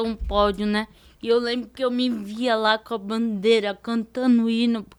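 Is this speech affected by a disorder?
Yes: cerebral palsy; diparetic form.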